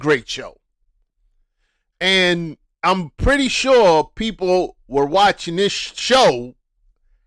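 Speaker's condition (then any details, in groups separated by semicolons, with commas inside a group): No condition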